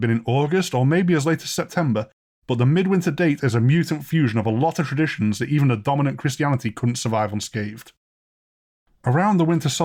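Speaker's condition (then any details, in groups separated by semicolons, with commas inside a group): No condition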